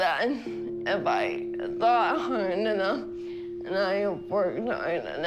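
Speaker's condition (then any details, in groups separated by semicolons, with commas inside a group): ALS; can no longer lift arm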